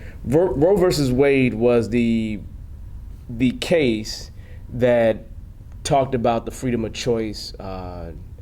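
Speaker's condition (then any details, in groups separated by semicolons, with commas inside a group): No condition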